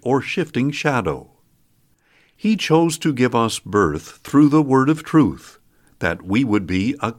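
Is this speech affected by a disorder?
No.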